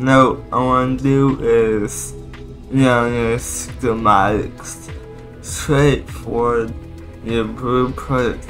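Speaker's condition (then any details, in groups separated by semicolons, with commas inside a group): Cerebral palsy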